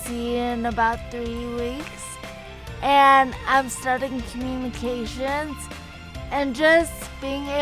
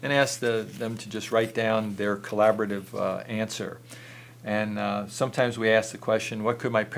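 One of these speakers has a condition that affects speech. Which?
The first: ecstasy overdose motor impairment; ecstasy overdose, cannot dance or run; after overdose at age 18; slow speech.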